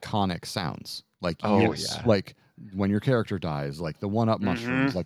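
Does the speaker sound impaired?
No.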